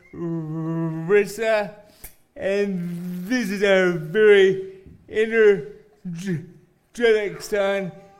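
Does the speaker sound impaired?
Yes: cerebral palsy; congenital, uses wheelchair; speech impediment, needs careful enunciation for voice recognition, jokingly calls Siri speech therapist.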